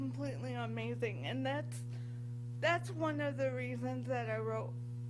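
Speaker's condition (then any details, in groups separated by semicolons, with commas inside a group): Cerebral palsy; from birth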